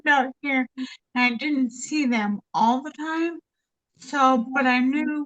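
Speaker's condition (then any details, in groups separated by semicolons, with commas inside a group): Traumatic brain injury; previous tracheostomy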